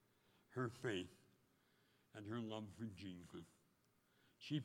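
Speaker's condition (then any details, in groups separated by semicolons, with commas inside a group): Speech impediment; voicing with clothespin on nose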